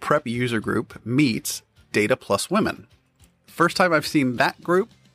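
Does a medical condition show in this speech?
No.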